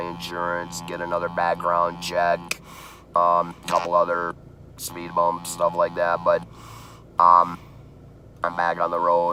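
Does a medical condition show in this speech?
Yes: laryngeal cancer laryngectomy, electrolarynx; laryngectomy, tracheostomy.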